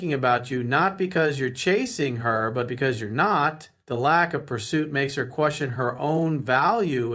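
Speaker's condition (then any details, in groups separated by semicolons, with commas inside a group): No condition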